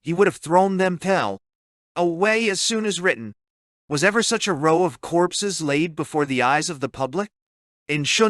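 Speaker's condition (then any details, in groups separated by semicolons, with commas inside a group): No condition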